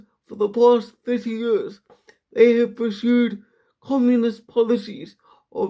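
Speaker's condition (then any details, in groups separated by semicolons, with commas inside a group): Quadriplegic cerebral palsy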